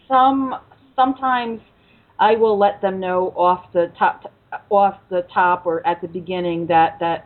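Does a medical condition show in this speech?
Yes: stuttering; stuttering since at least teen years, persisting into adulthood; still stutters; formerly avoided speaking situations, speechless at first self-help group meeting, said name and stutter by fourth or fifth; here repeated sounds.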